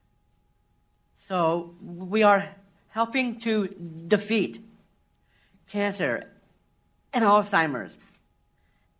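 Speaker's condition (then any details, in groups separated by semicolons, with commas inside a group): Down syndrome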